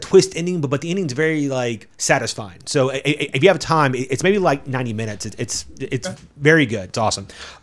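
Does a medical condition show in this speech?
Yes: stutter; described by himself as everywhere; here repeated sounds, repeated words.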